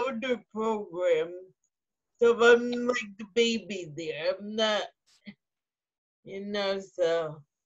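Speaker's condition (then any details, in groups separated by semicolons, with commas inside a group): Cerebral palsy, spastic ataxic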